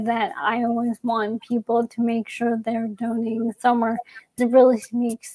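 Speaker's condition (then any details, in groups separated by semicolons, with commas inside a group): ALS; young onset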